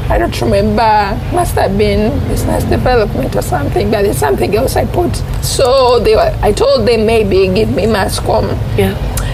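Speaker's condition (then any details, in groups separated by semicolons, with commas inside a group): Cerebral palsy; onset in secondary school, quinine injection affected ENT system; hearing difficulty; voice and throat affected, breathing issues, speaks little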